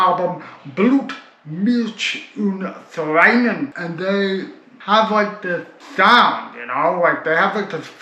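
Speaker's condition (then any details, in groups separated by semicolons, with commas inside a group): Cerebral palsy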